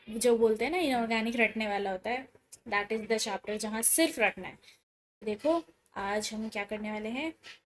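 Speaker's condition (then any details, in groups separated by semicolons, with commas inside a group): No condition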